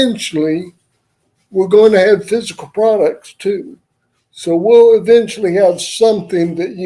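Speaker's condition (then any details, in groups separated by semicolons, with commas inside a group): Cerebral palsy; wheelchair user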